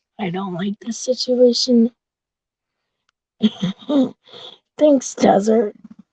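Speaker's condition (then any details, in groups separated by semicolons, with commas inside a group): Cerebral palsy; visible disability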